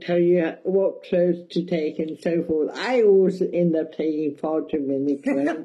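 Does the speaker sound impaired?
Yes: cerebral palsy, mild; speech mildly affected.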